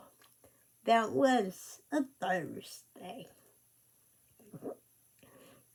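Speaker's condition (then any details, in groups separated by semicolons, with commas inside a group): Cerebral palsy; speech affected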